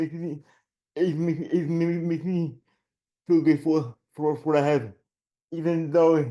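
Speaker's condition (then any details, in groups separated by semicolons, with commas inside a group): Generalized dystonia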